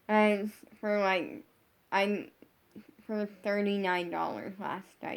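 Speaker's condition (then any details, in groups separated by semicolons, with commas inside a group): Brain injury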